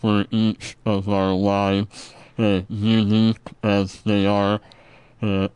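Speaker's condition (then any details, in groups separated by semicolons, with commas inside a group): Treacher Collins syndrome; congenital genetic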